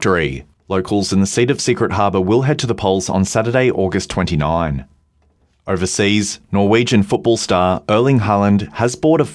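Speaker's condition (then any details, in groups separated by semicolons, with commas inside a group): No condition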